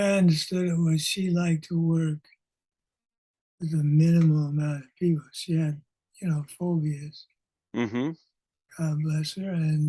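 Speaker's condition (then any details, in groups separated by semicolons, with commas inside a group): Parkinson's disease; lost former character voice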